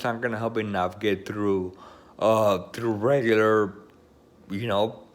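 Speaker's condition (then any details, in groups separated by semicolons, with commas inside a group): Friedreich's ataxia; electric wheelchair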